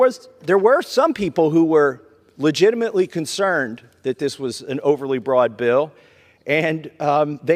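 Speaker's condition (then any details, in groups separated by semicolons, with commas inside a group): No condition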